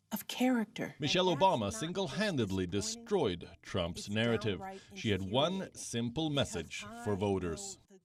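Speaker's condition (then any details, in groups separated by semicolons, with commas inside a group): No condition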